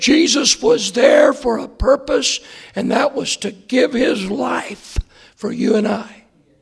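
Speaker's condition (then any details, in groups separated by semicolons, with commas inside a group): Hoarseness after vocal cord surgery; hoarse voice, hard to hear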